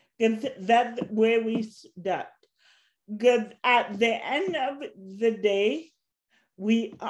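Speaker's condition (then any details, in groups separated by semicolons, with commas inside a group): Cerebral palsy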